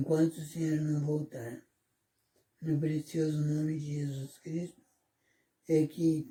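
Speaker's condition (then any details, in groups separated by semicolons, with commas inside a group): Cerebellar ataxia; degenerative hereditary form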